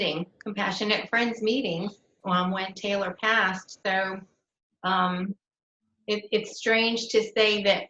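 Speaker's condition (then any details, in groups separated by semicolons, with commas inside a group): No condition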